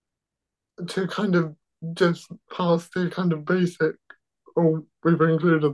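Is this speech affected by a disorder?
Yes: cerebral palsy.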